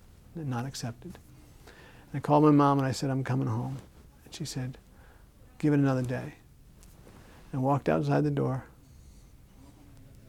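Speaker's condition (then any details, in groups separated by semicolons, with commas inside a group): Parkinson's disease; diagnosed about 14 years before recording; Rock City Boxing with voice component, shouting counts, almost 4 years, Jayco's gym, Sarasota; some speech issues, ice water harms vocal cords, drinks warm water, speech therapy judged unnecessary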